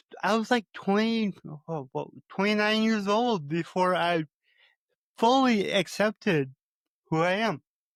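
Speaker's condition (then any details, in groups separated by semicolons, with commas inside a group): Cerebral palsy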